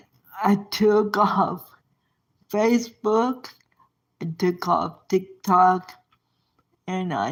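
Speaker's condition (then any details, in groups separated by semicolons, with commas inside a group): Cerebral palsy; present from birth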